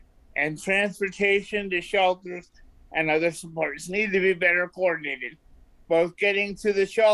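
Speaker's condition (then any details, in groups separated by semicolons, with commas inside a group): Cerebral palsy; strong startle, limited ability to freeze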